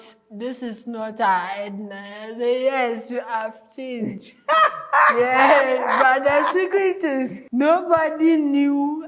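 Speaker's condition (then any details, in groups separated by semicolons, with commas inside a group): Cerebral palsy; from birth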